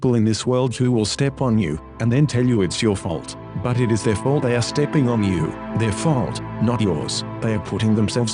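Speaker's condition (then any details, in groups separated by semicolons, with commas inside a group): No condition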